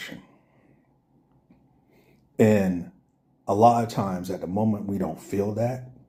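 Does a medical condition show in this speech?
No.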